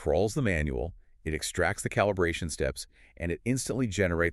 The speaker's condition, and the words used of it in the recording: No condition.